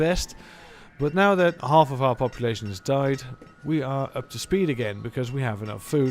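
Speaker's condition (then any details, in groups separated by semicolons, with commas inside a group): No condition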